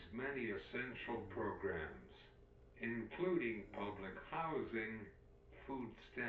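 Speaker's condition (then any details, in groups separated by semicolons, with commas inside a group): Cerebral palsy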